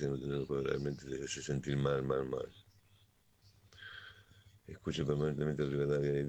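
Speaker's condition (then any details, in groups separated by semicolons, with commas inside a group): Parkinson's disease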